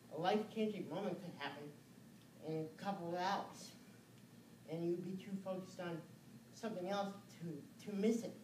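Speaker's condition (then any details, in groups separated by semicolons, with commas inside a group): Cerebral palsy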